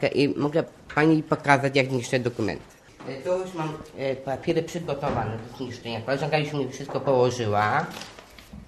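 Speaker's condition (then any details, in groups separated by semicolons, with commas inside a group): Down syndrome; turning 28 this year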